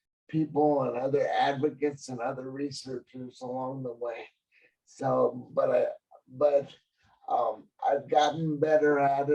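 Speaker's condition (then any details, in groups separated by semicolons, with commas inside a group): Cerebral palsy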